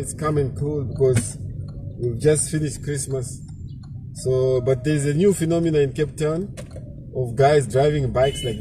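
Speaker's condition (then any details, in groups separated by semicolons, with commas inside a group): No condition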